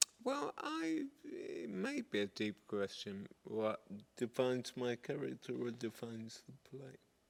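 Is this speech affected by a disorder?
Yes: multiple sclerosis; progressive form.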